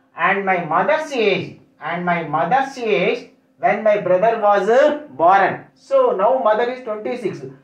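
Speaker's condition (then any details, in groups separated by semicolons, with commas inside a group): No condition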